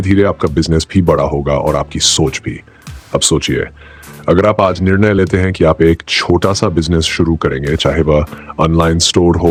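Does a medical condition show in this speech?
No.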